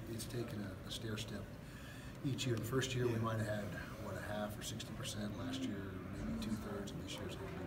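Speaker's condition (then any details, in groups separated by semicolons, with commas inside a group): No condition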